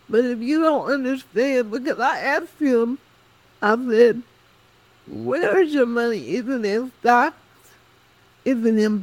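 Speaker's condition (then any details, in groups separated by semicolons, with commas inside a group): Cerebral palsy; speech affected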